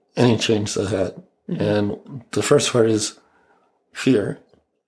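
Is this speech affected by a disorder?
Yes: ALS; father Bob Snow died of ALS, right hand and forearm affected, left hand partly weak, feeding tube, clinical trial drug; tongue affected but unchanged, predicted speech loss within a year not happened, voice changed, sounds older, voice challenges at work.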